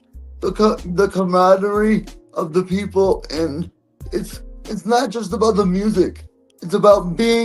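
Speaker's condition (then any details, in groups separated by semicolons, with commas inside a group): Cerebral palsy; present from birth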